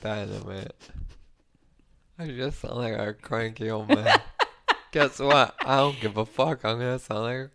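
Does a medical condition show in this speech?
Yes: ALS; cannot walk, Tobii eye-gaze texting, night ventilator, very low lung capacity, declines tracheostomy, acute hearing; recovering from recent cold, heavy phlegm, days on full-time ventilator, hospitalized, oxygen first night; voice got weaker.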